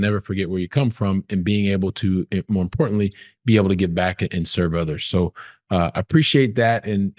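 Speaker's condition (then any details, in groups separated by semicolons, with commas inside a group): No condition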